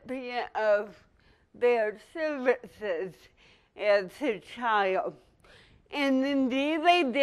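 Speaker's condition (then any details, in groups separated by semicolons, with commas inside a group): Cerebral palsy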